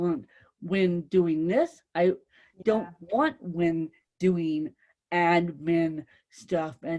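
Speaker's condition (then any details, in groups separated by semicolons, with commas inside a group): Cerebral palsy, mixed, moderate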